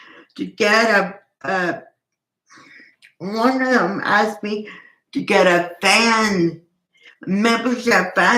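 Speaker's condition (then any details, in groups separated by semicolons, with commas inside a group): Cerebral palsy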